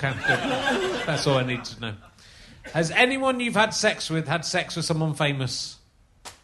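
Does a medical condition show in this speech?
No.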